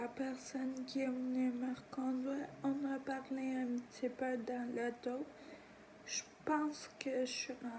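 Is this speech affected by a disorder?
Yes: ataxia; degenerative.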